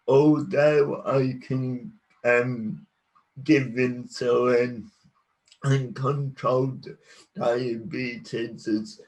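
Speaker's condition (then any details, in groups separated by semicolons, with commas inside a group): Cerebral palsy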